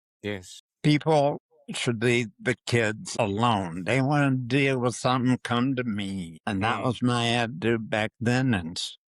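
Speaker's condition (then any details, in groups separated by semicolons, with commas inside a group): Parkinson's disease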